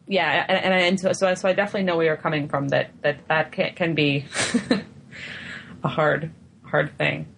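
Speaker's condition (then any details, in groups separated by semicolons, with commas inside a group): Stuttering; stutters a lot, prefers stuttering confidently over voluntary stuttering; real stuttering at show opening, start of show feels like pressure, stutters through it; usually stutters on show opening, always genuine not voluntary; repeated sounds, repeated words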